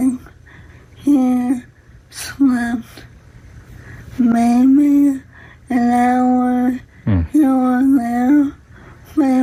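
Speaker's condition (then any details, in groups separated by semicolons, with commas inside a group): ALS; still able to speak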